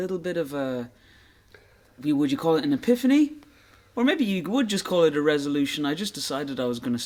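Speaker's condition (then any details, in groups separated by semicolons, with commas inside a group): No condition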